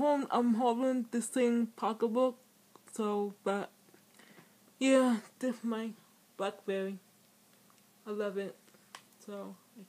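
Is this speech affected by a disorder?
Yes: speech impairment.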